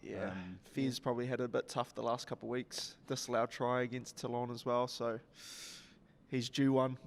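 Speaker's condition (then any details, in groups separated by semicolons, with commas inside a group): No condition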